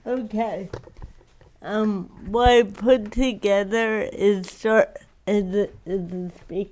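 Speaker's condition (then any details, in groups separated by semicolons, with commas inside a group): Cerebral palsy; wears down with age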